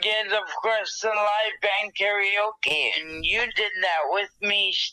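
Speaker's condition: Dysarthria after stroke; hemorrhagic stroke in left thalamus, right-sided paralysis, wheelchair, hospitalized over a month, blood reabsorption takes 1-2 years; recovering with much therapy, walked 58 feet with hemi walker, right hand makes fist, stiffness, tone problems; dysarthria from stroke, speech affected, no aphasia, cognition intact

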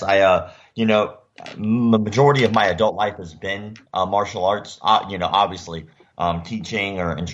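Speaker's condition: Cleft lip and palate; surgically repaired

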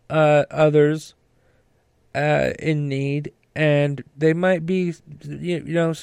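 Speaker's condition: Stutter; stuttering disruption while reading news aloud, paused mid-sentence to explain stutter and apologize; repeated sounds

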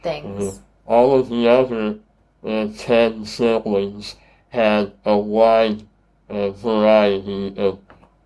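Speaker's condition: Treacher Collins syndrome; congenital, tracheostomy, speech therapy

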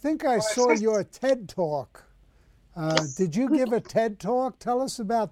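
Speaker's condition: No condition

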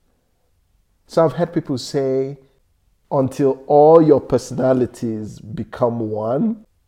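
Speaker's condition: No condition

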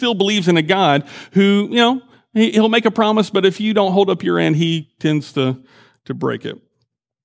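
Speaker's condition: No condition

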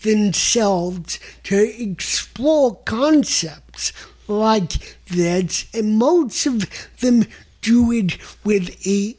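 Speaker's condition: Cerebral palsy; untraditional tenor singing voice

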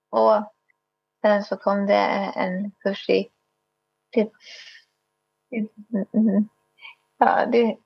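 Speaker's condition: Cerebral palsy, spastic

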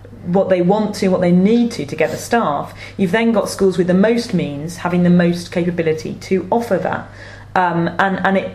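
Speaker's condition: No condition

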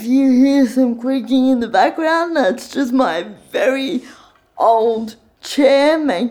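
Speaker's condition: Cerebral palsy; neuromuscular, full-time wheelchair user, no walking, 7-year-old powered chair, types slowly with two pointer fingers; old wheelchair creaking and whirring audible in background

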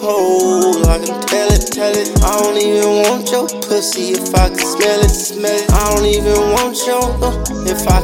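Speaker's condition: No condition

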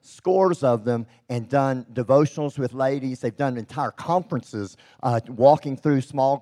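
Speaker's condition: Cleft lip and palate; congenital

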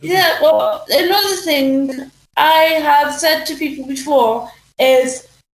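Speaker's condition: Cerebral palsy; unable to stand, walk or sit independently, limited hand use; relies on power chair, needs help with eating, drinking and all daily tasks, employs own staff team

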